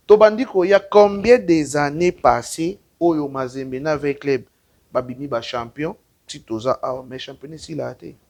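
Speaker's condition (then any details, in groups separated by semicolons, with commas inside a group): No condition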